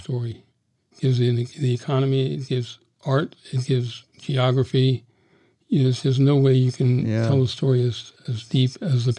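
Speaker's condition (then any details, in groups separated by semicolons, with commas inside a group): Parkinson's disease; Parkinson's disease diagnosed at age 62; Parkinson's progressing rapidly, fatal a few months after recording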